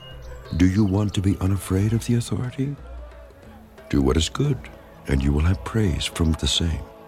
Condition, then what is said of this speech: None; typical speech.